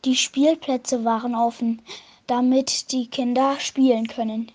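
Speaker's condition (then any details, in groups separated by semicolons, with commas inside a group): No condition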